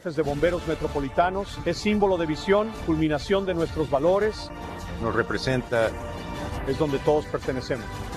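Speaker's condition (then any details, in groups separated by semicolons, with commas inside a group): No condition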